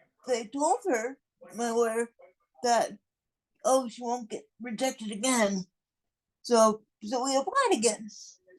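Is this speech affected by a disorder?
Yes: cerebral palsy.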